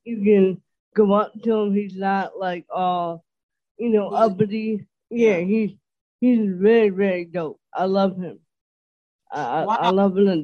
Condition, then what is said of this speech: Dysarthria. Now, if you listen to people that have it, they sound a lot worse than I do.